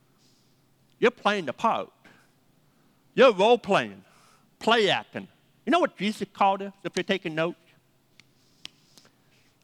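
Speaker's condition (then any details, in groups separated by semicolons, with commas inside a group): Deafness; hard time hearing phone callers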